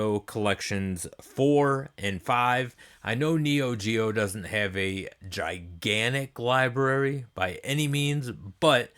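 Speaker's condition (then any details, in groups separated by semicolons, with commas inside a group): No condition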